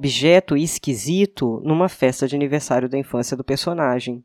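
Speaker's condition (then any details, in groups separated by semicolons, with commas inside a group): No condition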